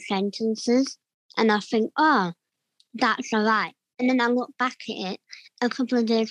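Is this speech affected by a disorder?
Yes: cleft palate; congenital.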